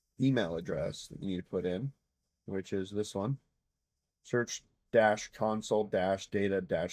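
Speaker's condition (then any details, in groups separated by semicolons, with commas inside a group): No condition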